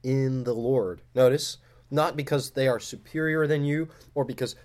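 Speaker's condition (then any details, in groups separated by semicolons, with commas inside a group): No condition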